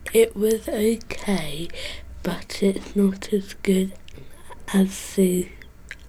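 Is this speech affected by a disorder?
Yes: stammer; childhood stammering, attended small stammering therapy group; attending course in London on coping with stammer; here prolonged sounds.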